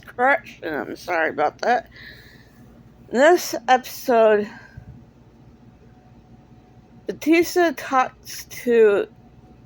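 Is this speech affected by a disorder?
Yes: cerebral palsy; speaks differently.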